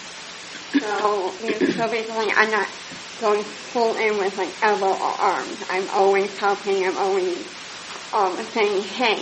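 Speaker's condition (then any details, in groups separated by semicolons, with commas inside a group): Speech impediment; may need to be asked to repeat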